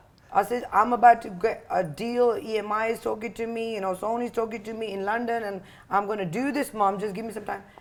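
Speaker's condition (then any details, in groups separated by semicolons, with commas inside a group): No condition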